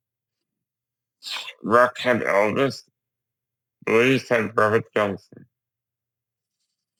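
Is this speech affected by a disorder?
Yes: Duchenne muscular dystrophy.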